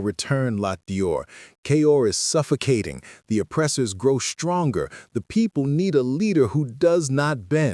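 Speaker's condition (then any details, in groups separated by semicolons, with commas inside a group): No condition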